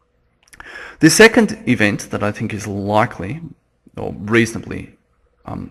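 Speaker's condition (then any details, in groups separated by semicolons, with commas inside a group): No condition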